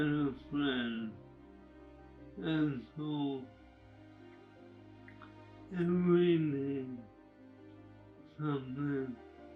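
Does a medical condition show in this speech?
Yes: ALS; progressive, losing use of hands; losing speech, harder to be understood.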